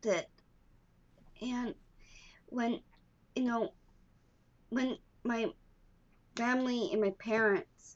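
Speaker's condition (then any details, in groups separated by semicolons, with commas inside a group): Down syndrome; walked later than other children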